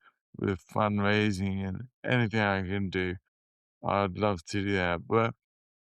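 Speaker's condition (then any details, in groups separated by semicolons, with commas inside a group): Motor neurone disease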